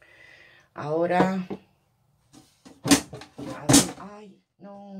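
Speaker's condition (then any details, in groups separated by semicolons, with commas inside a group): No condition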